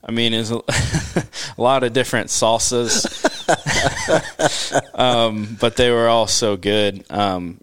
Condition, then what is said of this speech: No condition.